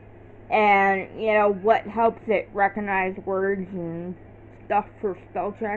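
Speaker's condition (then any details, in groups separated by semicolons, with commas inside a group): Cerebral palsy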